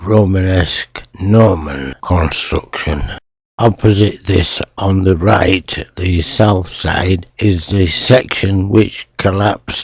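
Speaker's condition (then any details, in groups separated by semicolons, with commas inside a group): Motor neuron disease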